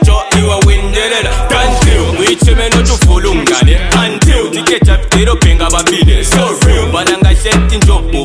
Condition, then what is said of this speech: None; typical speech.